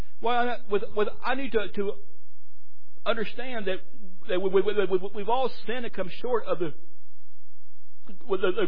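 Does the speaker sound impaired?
Yes: stuttering; speech worse when really tired; here repeated sounds, repeated words.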